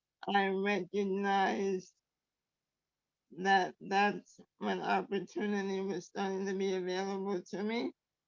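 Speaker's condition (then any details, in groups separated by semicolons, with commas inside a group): Traumatic brain injury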